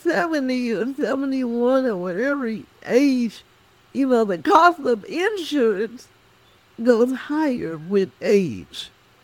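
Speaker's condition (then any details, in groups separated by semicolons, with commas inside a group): Cerebral palsy; employers reluctant to hire because of speech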